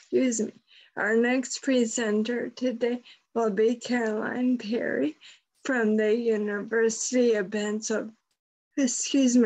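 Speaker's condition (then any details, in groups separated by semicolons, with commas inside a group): Friedreich's ataxia; diagnosed about 20 years ago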